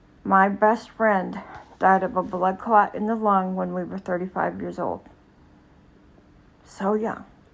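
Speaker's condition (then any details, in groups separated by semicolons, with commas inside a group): Cerebral palsy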